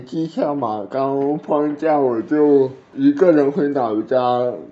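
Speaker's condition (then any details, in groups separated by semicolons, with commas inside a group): Cerebral palsy; has played basketball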